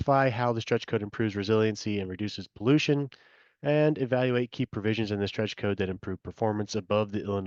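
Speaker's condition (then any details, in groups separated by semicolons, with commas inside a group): No condition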